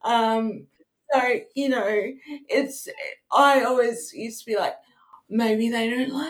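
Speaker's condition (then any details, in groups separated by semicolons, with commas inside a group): Cerebral palsy; wheelchair user, needs support worker, none available pre-NDIS; speech higher on bad days, people on cam often think drunk at first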